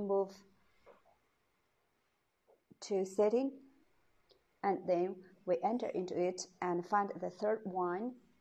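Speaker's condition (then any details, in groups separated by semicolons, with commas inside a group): No condition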